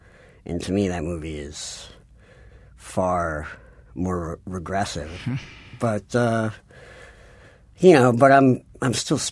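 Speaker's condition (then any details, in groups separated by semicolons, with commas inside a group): Cleft palate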